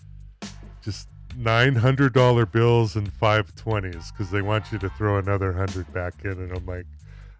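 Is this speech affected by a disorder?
No.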